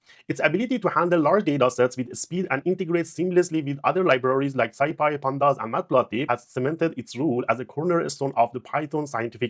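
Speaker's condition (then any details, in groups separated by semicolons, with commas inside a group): No condition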